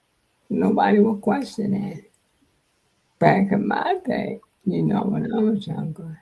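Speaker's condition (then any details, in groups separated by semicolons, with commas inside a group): Multiple sclerosis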